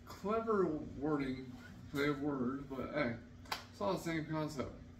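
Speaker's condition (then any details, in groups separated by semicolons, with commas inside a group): Traumatic brain injury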